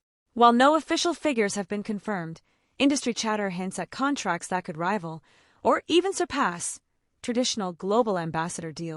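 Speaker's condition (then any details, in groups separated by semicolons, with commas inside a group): No condition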